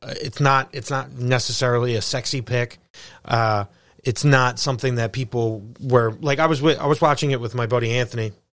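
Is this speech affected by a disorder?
No.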